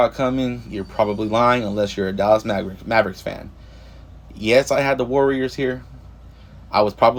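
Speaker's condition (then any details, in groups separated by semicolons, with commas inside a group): No condition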